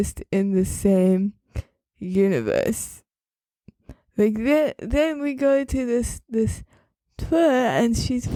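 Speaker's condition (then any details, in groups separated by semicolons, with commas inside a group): Cerebral palsy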